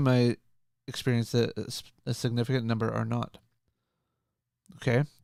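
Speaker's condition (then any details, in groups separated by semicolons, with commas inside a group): No condition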